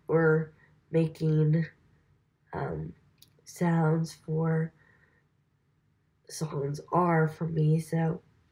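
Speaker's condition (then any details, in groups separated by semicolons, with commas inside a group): Cerebral palsy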